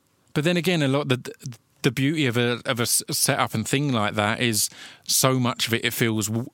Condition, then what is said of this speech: Stuttering. And the one thing I've always stuttered on is your name.